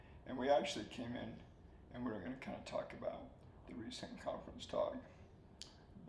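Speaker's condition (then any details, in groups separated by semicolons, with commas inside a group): ALS; slow-progressing form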